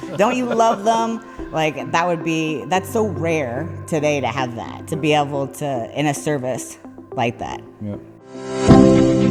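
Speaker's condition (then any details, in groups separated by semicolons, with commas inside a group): No condition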